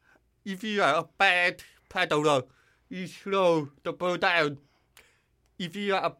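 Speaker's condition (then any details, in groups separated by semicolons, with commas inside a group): Deafness; cannot follow distant speakers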